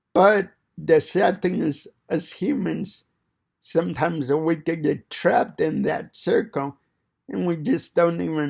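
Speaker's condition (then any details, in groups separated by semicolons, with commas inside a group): Cerebral palsy; fine motor impairment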